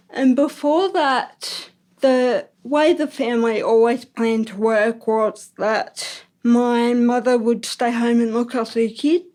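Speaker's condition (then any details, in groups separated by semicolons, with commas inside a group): Ataxic cerebral palsy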